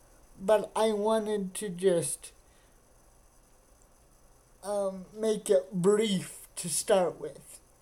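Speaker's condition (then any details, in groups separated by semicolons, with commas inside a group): Cerebral palsy; wheelchair user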